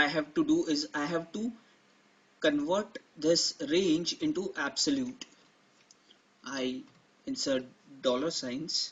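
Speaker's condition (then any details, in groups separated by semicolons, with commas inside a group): No condition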